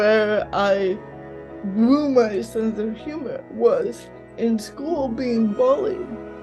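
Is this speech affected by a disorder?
Yes: cerebral palsy, mild.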